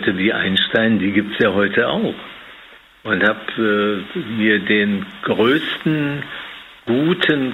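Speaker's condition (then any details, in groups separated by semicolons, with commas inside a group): Parkinson's disease; dismissed as stage fright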